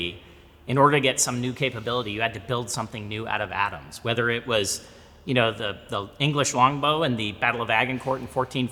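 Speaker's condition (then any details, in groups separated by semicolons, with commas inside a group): No condition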